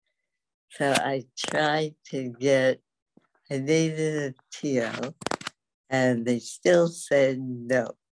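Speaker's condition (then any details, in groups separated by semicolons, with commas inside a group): Dystonia; speech loss began after UCLA, mute 40 years, typed needs on typewriter, symptoms when speaking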